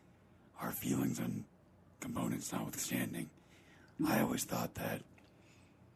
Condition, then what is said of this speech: Vocal cord paralysis. And then I sound like Batman.